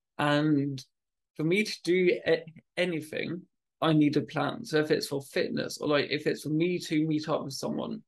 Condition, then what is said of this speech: Stuttering. Now I I stammered way more times than you would think I'd have because I've changed my words in my head, but I still see those flip words as me stammering